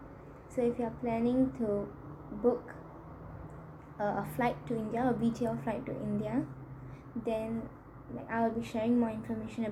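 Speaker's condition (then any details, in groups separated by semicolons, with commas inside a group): No condition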